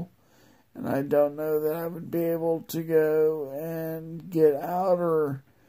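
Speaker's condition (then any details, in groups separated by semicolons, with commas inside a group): Multiple sclerosis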